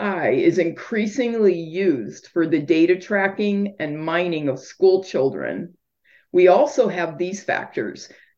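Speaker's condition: No condition

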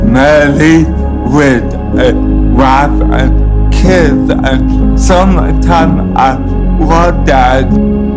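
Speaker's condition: Cerebral palsy; congenital cerebral palsy, present from birth, not from an accident

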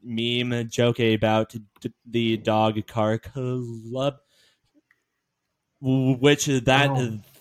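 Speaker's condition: Stuttering; varies day to day with bad talking days, called not a disability but annoying; massive pauses, little breaks in speech; blocks

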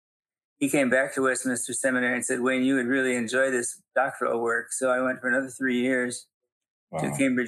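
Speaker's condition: Parkinson's; still teaching and speaking publicly

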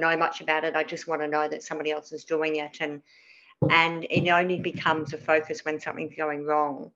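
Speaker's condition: Cleft palate; dental services

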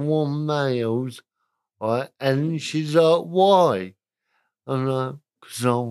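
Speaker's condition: Cerebral palsy, moderate; spastic

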